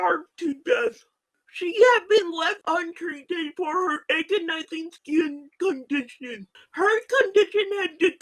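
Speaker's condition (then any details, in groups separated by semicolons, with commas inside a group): Physical speech impairment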